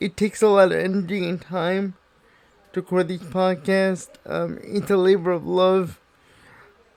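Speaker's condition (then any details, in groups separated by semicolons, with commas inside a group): Cerebral palsy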